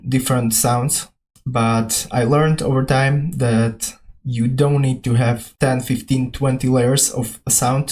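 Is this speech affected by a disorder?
No.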